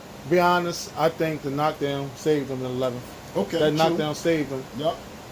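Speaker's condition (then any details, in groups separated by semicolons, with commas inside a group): No condition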